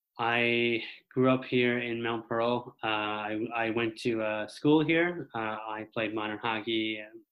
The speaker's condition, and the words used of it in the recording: Stuttering. The fun thing for my stutter is that it doesn't have a schedule.